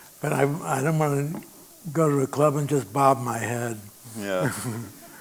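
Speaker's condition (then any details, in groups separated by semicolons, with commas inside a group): Parkinson's disease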